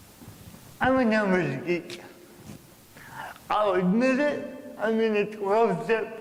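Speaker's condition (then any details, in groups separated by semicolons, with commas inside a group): Cerebral palsy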